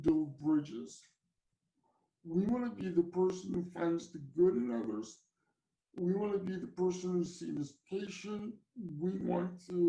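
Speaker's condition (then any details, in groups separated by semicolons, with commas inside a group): Cerebral palsy; from birth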